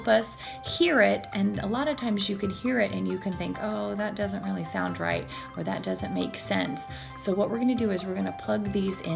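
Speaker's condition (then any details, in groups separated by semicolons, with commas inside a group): No condition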